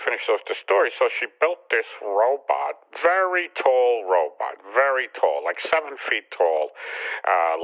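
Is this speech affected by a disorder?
No.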